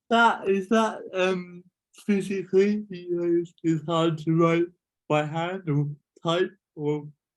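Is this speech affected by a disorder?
Yes: cerebral palsy.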